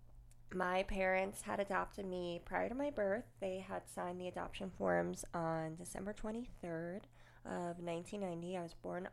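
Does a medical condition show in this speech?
Yes: cleft lip and palate, unilateral.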